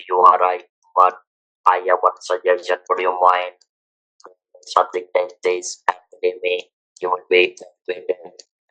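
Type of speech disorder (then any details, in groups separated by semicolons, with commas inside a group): Electrolarynx speech; throat cancer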